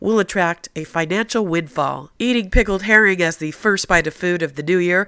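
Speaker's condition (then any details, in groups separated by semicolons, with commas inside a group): No condition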